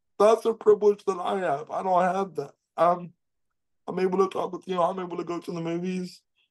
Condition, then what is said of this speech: Cerebral palsy. I joked that I said, I think I have a voice for print.